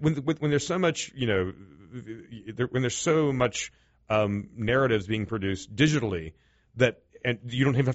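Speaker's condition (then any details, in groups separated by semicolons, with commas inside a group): Stutter; stutter since birth, reticent to talk and teased as child, less fluent when younger; mostly fluent, about 99% of time per host, stutters when tired or anxious; trouble with consonants, anticipates troublesome words and talks around them, needs concentration to stay fluent; repeated sounds, repeated words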